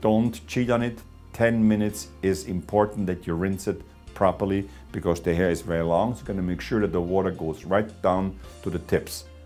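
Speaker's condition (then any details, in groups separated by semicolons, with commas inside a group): No condition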